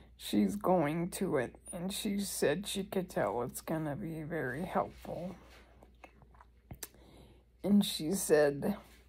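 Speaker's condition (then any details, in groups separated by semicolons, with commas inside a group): ALS; breathing difficulty eased by medication, could decline suddenly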